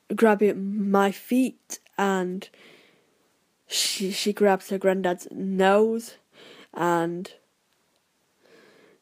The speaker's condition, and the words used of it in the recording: Stuttering. Now, for those of you who may think that my speech sounds a bit strange, well, that's because I'm really exaggerating my speech.